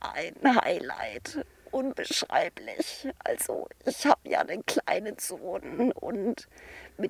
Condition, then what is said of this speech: Spasmodic dysphonia. Es gibt ja auch die Momente, wo ich wirklich komplett mich durchstottern muss.